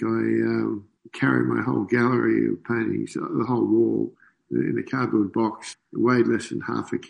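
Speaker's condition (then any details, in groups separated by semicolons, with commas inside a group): Parkinson's disease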